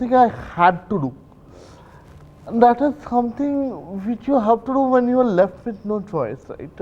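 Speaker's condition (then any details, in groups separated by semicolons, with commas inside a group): Cerebral palsy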